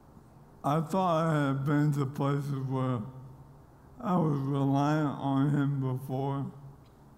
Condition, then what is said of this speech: ALS (motor neuron disease). And I hear my voice, and I don't sound like what I think I should sound like.